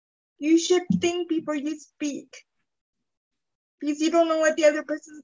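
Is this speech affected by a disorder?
Yes: cerebral palsy; diagnosed at age one, told would never walk; walks up to 10,000 steps daily, cycles half marathon races, 20-km Life Without Limits challenge.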